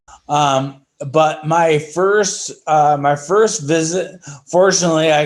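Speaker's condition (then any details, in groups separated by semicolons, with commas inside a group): ALS; spasticity as early symptom; breathing affected after injection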